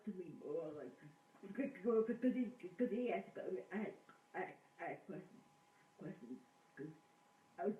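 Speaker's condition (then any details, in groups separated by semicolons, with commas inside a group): Cerebral palsy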